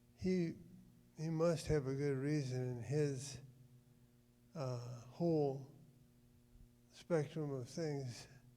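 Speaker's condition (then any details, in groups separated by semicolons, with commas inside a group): Parkinson's disease; about 18 years since onset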